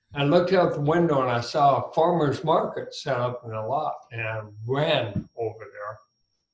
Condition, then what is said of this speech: ALS (motor neuron disease). I'm hearing an indicator in your voice that gives me concern.